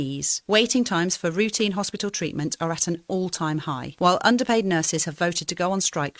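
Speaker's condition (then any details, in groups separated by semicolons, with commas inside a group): No condition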